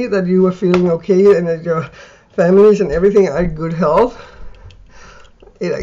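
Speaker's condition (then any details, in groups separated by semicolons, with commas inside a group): No condition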